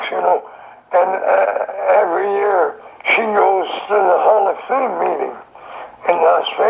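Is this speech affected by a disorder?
Yes: throat cancer.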